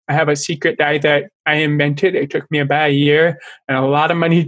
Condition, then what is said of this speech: Deafness. And my speech is okay. I still have an accent, but I've been doing speech therapy for years.